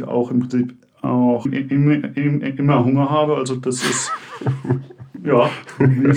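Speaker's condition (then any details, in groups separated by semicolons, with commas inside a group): Stuttering; gradual onset, exact onset unknown, likely in childhood; fluency disorder only, writes fluently but speech not fluent, blocks, stutters even in dreams; repeated sounds, blocks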